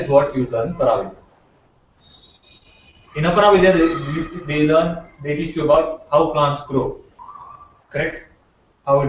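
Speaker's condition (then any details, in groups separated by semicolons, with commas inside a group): No condition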